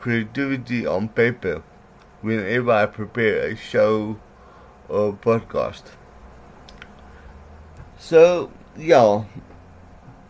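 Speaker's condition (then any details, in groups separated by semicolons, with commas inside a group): Cerebral palsy; from birth, diagnosed age 2, learned speech special-needs school, writing difficult, poor balance, later myasthenia gravis; some words unclear, certain letters flat, trouble formulating words, worse when mouth tires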